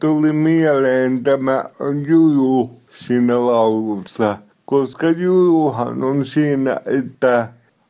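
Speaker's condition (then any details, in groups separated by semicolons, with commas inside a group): Cerebral palsy; somewhat unclear, self-described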